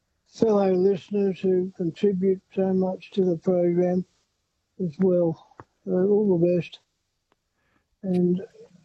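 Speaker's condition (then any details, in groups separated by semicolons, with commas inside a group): Parkinson's; lives with it, described as not easy to contend with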